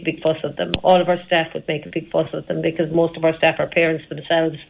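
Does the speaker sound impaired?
No.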